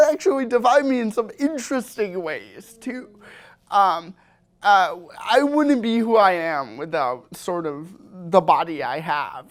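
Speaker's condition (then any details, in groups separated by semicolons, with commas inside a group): Cerebral palsy; birth hemorrhages, uses forearm crutches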